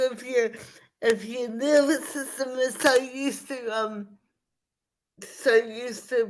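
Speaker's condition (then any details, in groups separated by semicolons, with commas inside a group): Spastic cerebral palsy; spastic form, hemiplegia and quadriplegia, wheelchair user; aged 52, practising slower movements and rib breathing; breathes from ribs not chest, stomach does not move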